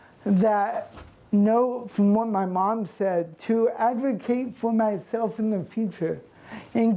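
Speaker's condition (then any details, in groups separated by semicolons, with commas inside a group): Cerebral palsy; since birth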